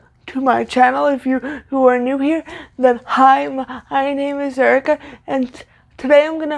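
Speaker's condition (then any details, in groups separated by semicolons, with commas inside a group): Cerebral palsy, severe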